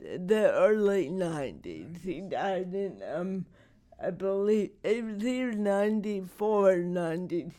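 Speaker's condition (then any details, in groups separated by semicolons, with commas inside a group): Cerebral palsy; not degenerative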